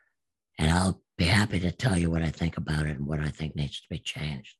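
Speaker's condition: Absent vocal cords; still practices speaking

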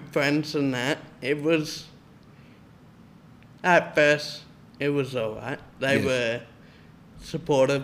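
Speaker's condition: Friedreich's ataxia; inherited, carrier parents, onset about age 10, blood-test diagnosis about age 14-15, worse than affected brother; speech became much more slurred, ataxic drunk-like gait

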